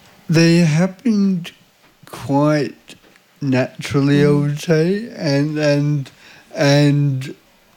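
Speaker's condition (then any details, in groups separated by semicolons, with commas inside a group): Cerebral palsy; walks with pelvis leaning and upper body leaning slightly back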